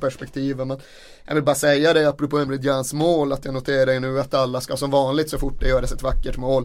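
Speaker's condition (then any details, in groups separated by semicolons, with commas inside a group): No condition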